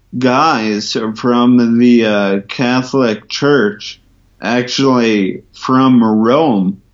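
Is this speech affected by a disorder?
Yes: ataxia from traumatic brain injury; emergency brain surgery, coma, breathing tube two weeks, tracheotomy avoided, memory spared; spastic gait, cannot walk straight line, not noticeable when sitting, walking after tricycle, forearm crutches, cane.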